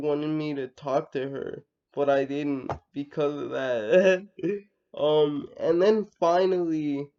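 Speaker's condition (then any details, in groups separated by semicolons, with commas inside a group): Cerebral palsy, mixed, mild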